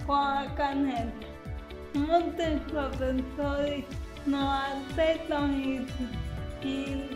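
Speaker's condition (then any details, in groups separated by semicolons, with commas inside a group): Cerebral palsy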